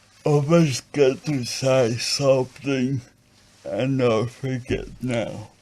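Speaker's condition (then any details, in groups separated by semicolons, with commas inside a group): Acquired brain injury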